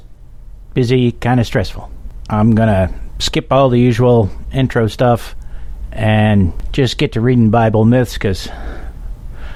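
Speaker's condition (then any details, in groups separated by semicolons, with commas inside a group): No condition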